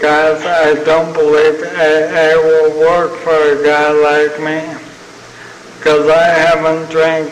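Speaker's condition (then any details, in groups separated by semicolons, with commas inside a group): ALS (Lou Gehrig's disease); young onset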